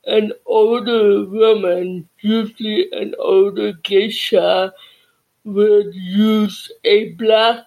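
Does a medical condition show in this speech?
Yes: cerebral palsy and deafness.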